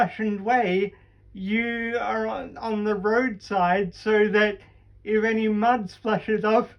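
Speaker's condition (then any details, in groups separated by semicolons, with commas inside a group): Cerebral palsy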